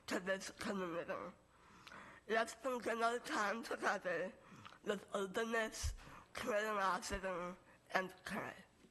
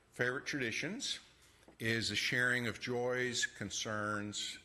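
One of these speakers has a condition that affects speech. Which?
The first: Moebius syndrome.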